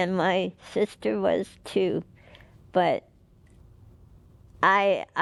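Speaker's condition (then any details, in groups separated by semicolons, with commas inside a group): Cerebral palsy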